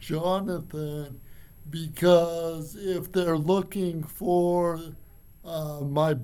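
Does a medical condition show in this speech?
Yes: cerebral palsy; from birth, resource and special ed in elementary school, childhood bike riding and teen hiking limited.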